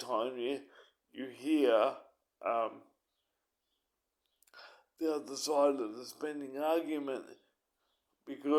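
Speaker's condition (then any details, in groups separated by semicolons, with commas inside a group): Cerebral palsy; uses wheelchair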